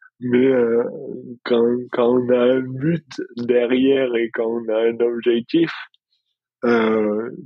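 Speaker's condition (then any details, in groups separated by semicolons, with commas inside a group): Dystonia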